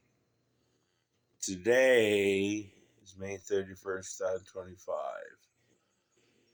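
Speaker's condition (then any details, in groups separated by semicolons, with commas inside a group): Parkinson's disease, MS; Parkinson's and MS; recovering, walking again, cramping and shaking improving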